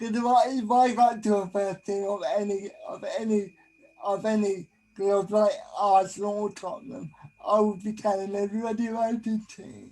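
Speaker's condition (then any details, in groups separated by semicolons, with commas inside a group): Cerebral palsy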